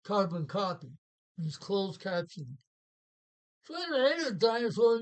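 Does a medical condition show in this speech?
Yes: Parkinson's.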